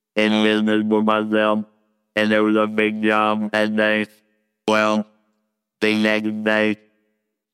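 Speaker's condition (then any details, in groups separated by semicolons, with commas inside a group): Laryngectomy; electric wand held to throat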